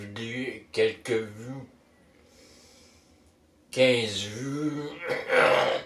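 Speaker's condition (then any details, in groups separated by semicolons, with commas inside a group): Traumatic brain injury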